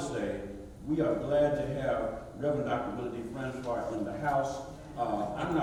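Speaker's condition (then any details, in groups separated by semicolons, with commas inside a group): No condition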